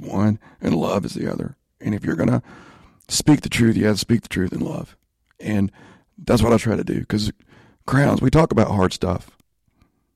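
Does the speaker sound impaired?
Yes: spasmodic dysphonia; voice issue, asks listeners to excuse voice.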